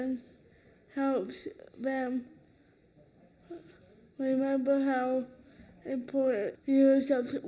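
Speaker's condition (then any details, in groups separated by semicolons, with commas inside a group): Cerebral palsy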